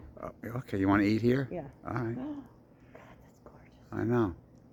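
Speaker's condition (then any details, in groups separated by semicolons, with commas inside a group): No condition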